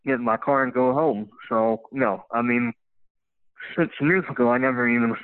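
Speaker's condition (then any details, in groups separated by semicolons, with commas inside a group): Cleft lip and palate; congenital, extreme leg deformities, many leg operations, full-time wheelchair at 13, bilateral above-knee amputation at 14; speech impediment, harder for new people to understand at first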